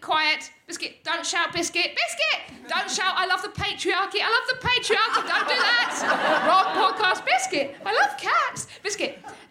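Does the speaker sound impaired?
Yes: Tourette's syndrome; neurological condition, uncontrollable movements and noises (tics), uses wheelchair, long-standing; frequent vocal tics, hedgehog, beans, cats, random words and phrases, swearing, can't stay on script.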